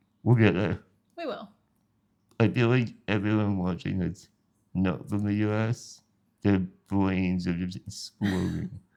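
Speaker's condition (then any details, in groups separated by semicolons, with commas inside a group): Spinal muscular atrophy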